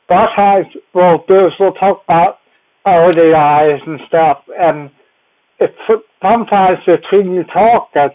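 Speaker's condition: Cerebellar ataxia; team helps up and down stairs

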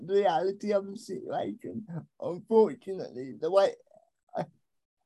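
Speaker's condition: Cerebral palsy; able to communicate

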